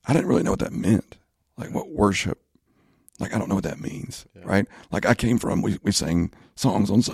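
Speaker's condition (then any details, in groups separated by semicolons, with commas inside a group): Spasmodic dysphonia; asks listeners to excuse voice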